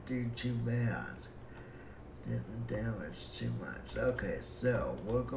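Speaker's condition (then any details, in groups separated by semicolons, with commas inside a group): Cerebral palsy; breathing fine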